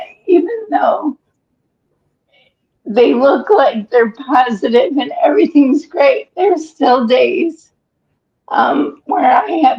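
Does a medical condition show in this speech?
Yes: ALS; breathless after exertion.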